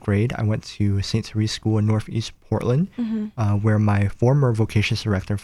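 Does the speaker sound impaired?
Yes: cleft palate; able to speak after surgical treatment.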